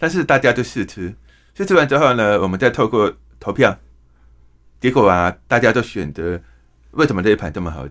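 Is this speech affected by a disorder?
Yes: hearing impairment.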